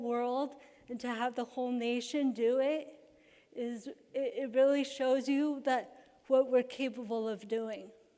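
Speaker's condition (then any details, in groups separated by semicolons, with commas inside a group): Cerebral palsy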